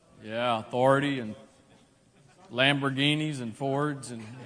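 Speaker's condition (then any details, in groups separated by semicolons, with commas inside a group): No condition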